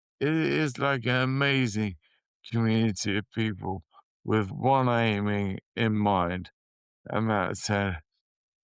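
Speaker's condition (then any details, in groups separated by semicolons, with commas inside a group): Motor neurone disease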